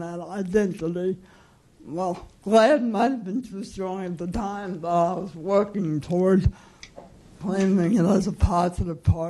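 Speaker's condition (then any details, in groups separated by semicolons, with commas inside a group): Cerebral palsy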